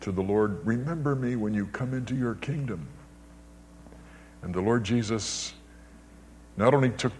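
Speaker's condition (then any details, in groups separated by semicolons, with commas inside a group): No condition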